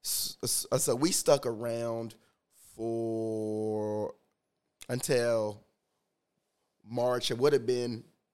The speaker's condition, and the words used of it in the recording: Stuttering. He was like, man, he stutters a little bit. So you got to have patience, you know?